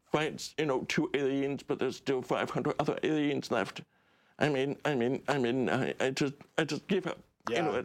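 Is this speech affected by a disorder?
Yes: deaf; relies on subtitles.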